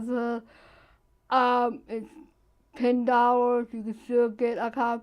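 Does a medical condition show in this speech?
Yes: cerebral palsy; present from birth.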